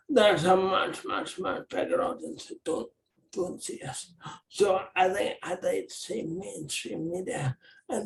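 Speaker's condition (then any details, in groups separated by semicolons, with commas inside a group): Cerebral palsy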